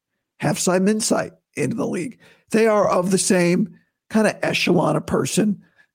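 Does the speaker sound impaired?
Yes: vocal cord surgery recovery; recovering from vocal cord surgery, starting vocal coach physical therapy today, doctor approves talking; voice still sounds bad to new listeners, best in two weeks, talking painless, not yet back.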